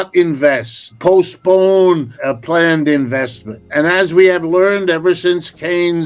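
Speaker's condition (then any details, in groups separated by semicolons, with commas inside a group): No condition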